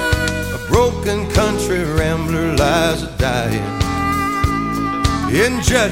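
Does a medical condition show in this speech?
No.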